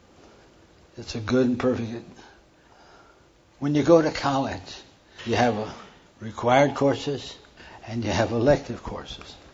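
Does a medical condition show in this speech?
Yes: Parkinson's; diagnosed 14 years ago by neurologist in Lincoln, Nebraska, tremor; hand tremor during talk.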